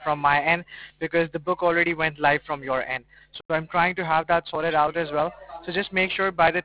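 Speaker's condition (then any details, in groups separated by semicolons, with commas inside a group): No condition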